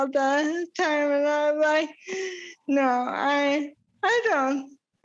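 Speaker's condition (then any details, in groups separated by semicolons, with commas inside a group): ALS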